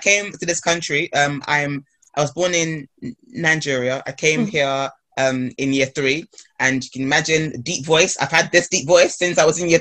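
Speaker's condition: Stammer; severe stammer since childhood, barely spoke until 15, tongue bar since university helps control speech; stammer still present, worse with anxiety or stress, stammered more in recent webinar, often unnoticed; stammers more when anxious or stressed, stammer disguised as pauses, deep voice since year three; prolonged sounds

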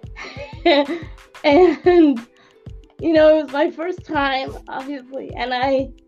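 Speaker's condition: Cerebral palsy; quadriplegic

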